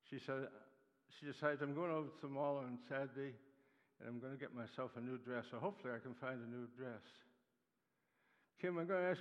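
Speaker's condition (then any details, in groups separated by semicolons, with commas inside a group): Parkinson's disease; neuropathy attacks nerves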